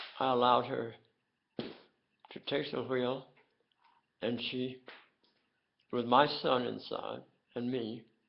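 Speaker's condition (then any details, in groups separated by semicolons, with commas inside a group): Tongue cancer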